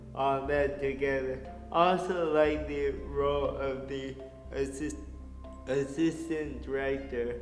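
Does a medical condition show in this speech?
Yes: cerebral palsy.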